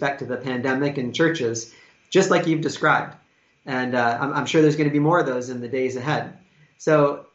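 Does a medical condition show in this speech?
No.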